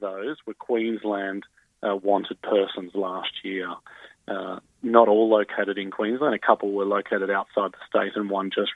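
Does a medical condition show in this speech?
No.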